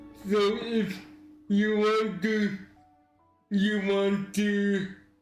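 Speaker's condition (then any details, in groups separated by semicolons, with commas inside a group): Cerebral palsy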